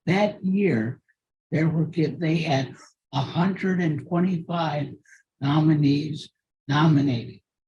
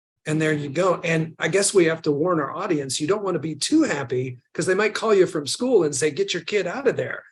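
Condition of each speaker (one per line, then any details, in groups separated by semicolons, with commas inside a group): Cerebral palsy; from birth; mild in childhood, worsened quickly from teens
No condition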